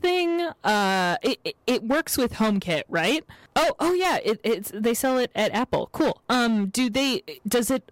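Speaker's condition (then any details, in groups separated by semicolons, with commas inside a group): Stammering; pretty prominent stammer; stammers a lot, mixes up words a lot, often had to repeat self to echo, HomePod works better; repeated sounds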